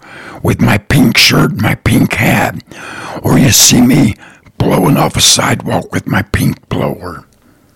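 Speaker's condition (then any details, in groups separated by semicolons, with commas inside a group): Throat cancer survivor; speaks a little differently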